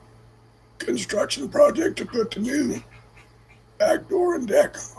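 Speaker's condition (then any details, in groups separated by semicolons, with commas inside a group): Laryngeal cancer; squamous cell type, left vocal cord, slow growing; voice fading, hard to hear, lost loud voice, possible swallowing difficulty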